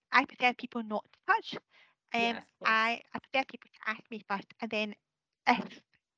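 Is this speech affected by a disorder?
Yes: deafness; hearing impairment with visual impairment, uses communication support workers, uses visual impairment software; hearing impairment sometimes affects speech, sometimes talks too fast, unsure how loud or quiet.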